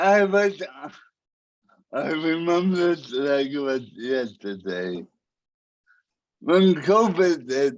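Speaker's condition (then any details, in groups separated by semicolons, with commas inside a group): Cerebral palsy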